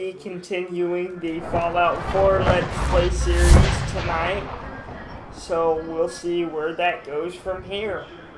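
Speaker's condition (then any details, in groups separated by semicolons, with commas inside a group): Cerebral palsy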